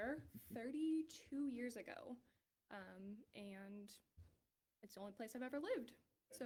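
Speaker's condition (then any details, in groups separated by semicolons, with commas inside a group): No condition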